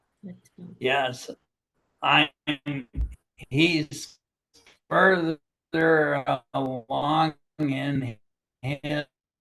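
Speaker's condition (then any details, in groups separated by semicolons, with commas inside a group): Primary lateral sclerosis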